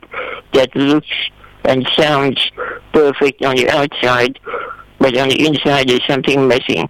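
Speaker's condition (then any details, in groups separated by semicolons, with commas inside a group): Spinal muscular atrophy type 2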